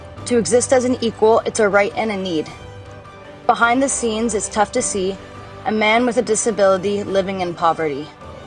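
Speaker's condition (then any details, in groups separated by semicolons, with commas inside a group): No condition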